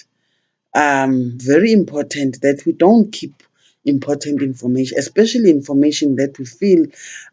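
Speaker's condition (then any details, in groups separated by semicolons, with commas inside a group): No condition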